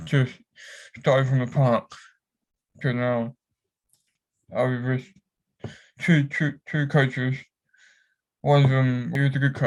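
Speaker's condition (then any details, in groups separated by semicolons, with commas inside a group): Cerebral palsy; affects whole body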